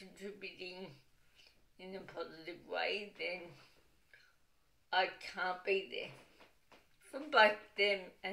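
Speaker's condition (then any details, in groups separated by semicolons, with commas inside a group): Cerebral palsy, dystonic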